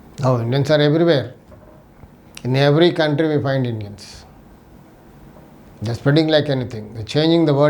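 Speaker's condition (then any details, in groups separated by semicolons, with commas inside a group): No condition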